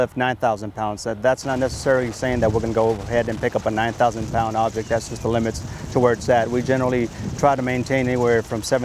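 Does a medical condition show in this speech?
No.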